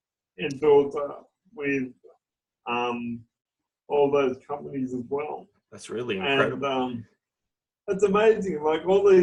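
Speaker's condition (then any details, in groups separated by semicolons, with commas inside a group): Cerebral palsy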